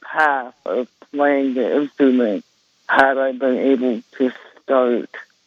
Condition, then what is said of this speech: Cerebral palsy. And then obviously my speech, I had to go through countless speech therapy sessions to be able to talk and speak like you hear me today.